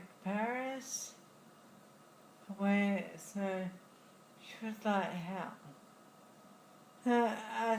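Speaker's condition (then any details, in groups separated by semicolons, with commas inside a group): Friedreich's ataxia; diagnosed in childhood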